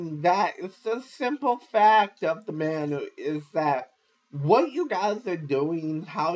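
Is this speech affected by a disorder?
Yes: cerebral palsy.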